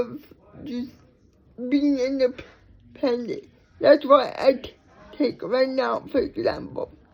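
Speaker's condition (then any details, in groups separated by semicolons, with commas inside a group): Cerebral palsy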